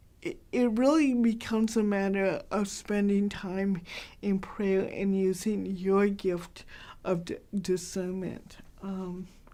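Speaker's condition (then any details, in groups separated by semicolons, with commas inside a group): Cerebral palsy, mild; hard to understand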